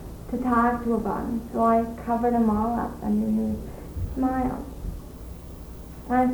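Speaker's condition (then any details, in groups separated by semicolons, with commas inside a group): Cerebral palsy; no formal physical therapy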